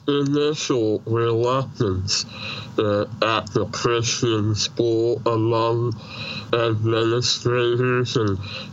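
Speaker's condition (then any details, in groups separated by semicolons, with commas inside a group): Treacher Collins syndrome, severe; emergency tracheotomy at birth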